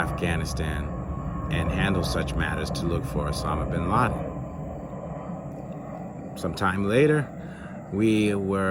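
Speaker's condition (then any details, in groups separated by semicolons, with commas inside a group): No condition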